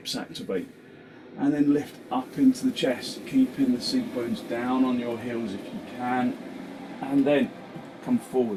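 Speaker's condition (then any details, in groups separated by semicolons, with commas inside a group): No condition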